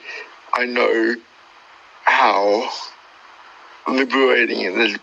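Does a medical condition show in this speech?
Yes: cerebral palsy; from birth, born two months premature, died twice at birth, brain damage.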